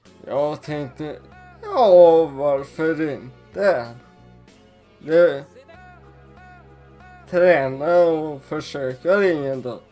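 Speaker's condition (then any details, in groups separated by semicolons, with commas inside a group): Cerebral palsy; atypical speech, sometimes mistaken for drunk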